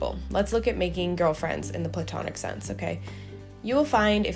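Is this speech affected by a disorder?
No.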